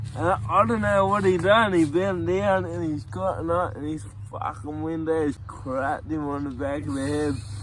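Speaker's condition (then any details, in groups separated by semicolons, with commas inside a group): Cerebral palsy; from birth, tight muscles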